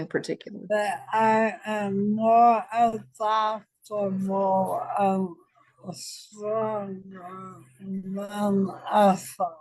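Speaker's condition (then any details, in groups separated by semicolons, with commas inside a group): ALS; diagnosed almost five years ago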